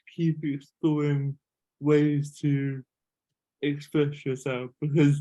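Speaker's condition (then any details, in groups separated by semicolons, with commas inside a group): Cerebral palsy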